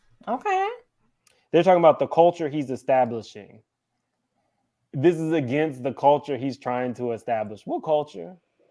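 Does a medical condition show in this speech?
No.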